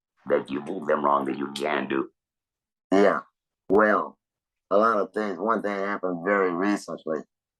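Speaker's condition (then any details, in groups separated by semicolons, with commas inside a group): Laryngectomy; lost voice, device speech with good volume and clarity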